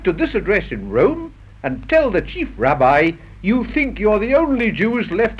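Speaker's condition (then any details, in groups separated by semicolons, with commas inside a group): No condition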